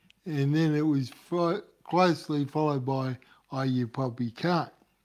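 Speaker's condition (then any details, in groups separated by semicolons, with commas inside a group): Cerebral palsy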